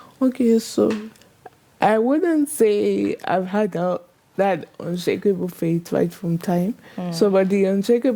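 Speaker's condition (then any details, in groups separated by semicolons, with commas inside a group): Cerebral palsy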